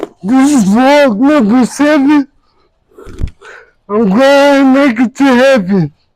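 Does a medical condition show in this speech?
Yes: traumatic brain injury; voice affected.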